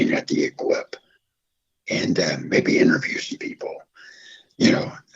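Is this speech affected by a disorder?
Yes: throat cancer, half voicebox, partial laryngectomy; about three years since cancer.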